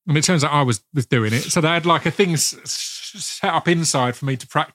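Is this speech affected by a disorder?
Yes: stammer; sticking type, uncontrollable; barely noticeable to most listeners, plans breathing to avoid stammering in acting roles; here repeated words, prolonged sounds.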